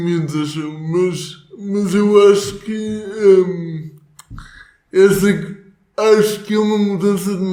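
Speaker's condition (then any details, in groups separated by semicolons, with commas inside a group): Cerebral palsy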